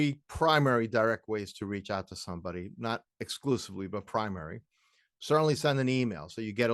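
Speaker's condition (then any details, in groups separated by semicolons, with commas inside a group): No condition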